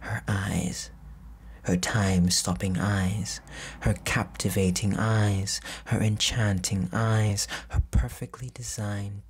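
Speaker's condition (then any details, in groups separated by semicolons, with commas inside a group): No condition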